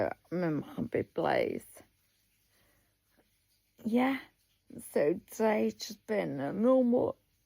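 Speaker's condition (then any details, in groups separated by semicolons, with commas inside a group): Multiple sclerosis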